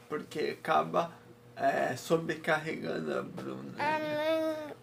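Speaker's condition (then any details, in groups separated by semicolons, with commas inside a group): Multiple sclerosis; relapsing-remitting, past arm and leg movement loss, recovered with treatment; about 19 years since diagnosis, fatigue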